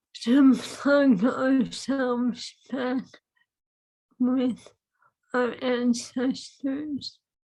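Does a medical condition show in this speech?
Yes: ALS; swallowing lost.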